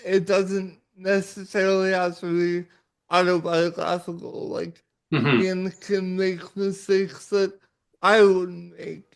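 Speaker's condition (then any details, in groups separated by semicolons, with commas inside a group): Cerebral palsy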